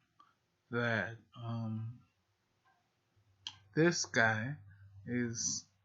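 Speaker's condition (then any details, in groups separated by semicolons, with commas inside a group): Multiple sclerosis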